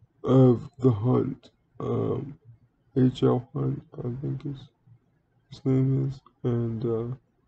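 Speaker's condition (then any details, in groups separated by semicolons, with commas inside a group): Cerebral palsy; speaks relatively well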